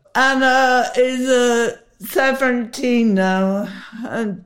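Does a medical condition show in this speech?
Yes: Huntington's disease; inherited from father, carries mutation, learned father's diagnosis at 39, mood symptoms before medication, initially misdiagnosed.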